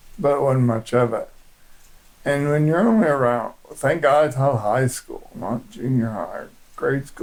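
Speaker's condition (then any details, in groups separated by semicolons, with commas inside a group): Parkinson's disease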